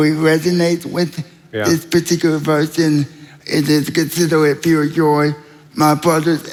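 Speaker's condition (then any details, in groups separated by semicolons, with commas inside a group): Cerebral palsy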